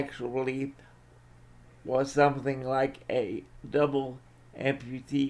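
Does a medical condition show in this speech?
Yes: cerebral palsy.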